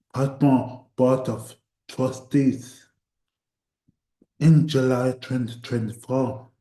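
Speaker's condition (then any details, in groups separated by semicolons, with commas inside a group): Cerebral palsy; voice tires at times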